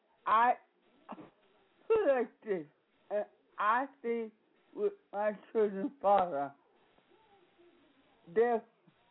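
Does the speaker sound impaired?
Yes: speech impediment; voice affected by disability.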